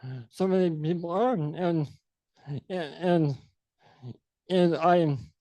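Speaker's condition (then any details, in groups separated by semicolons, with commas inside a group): Sporadic ALS; diagnosed at age 32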